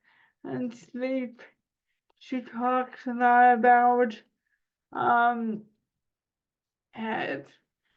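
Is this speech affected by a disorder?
Yes: cerebral palsy; spasticity.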